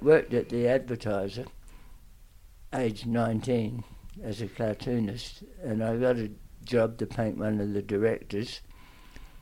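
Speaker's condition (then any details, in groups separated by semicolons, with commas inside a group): Tongue cancer, aggressive; after treatment, speech and swallowing problems persist to a certain extent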